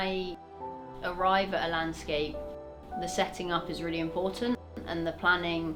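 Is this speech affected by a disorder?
No.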